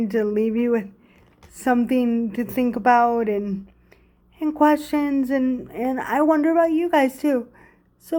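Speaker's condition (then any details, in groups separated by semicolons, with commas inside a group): Cerebral palsy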